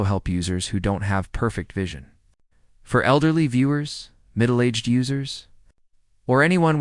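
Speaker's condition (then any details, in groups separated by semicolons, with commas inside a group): No condition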